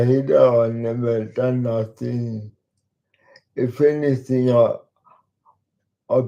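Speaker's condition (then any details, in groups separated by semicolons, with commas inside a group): Cerebral palsy; talks slowly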